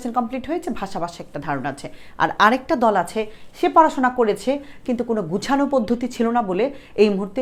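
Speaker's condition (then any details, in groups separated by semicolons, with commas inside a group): No condition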